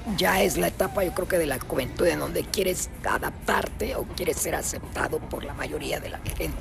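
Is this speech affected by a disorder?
Yes: laryngectomy after throat cancer, esophageal speech; throat or thyroid cancer invading throat at age 26, surgically removed with thyroid, about 16 years since; speaks with voz serismofónica, voice jokingly called sexy; had to relearn to speak with voz serismofónica after surgery.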